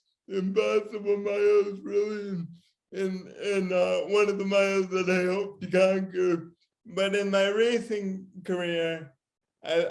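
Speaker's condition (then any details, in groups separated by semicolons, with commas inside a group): Cerebral palsy; from birth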